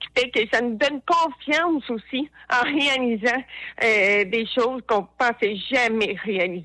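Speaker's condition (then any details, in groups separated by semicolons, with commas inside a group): Hard of hearing; not very visible, daily obstacles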